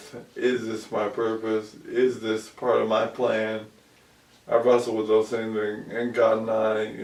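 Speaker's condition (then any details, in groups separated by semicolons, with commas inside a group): ALS; about 2 years since onset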